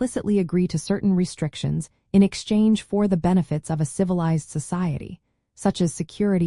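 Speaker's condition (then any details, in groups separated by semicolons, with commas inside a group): No condition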